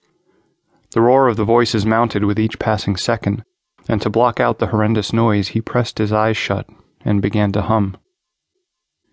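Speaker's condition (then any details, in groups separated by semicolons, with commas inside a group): No condition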